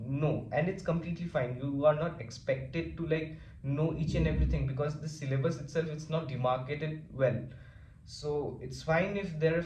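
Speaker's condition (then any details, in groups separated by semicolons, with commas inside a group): No condition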